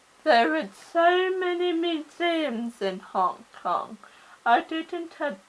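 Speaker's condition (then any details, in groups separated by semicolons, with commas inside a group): Cerebral palsy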